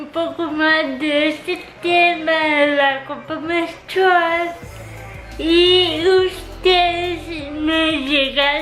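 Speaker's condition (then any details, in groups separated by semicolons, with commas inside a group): Cerebral palsy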